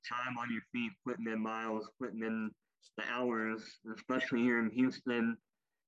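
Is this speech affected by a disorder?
Yes: cleft lip and palate, popliteal pterygium syndrome; amputation.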